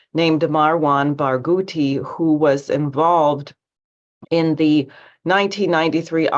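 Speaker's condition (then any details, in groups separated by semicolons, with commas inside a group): No condition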